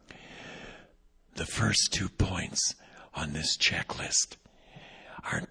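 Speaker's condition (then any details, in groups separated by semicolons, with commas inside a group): Vocal cord paralysis, unilateral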